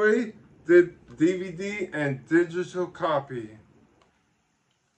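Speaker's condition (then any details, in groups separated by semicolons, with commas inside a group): Ataxic cerebral palsy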